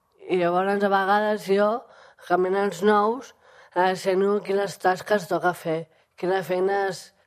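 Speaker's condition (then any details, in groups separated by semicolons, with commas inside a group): Down syndrome; 35% disability rating, adult aged 34; weekly speech therapy (logopèdia) session on wednesdays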